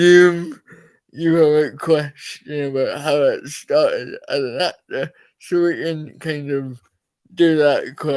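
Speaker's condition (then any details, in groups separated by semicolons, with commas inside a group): Cerebral palsy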